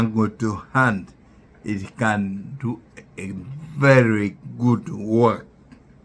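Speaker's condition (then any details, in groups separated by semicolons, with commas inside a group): Neurological disease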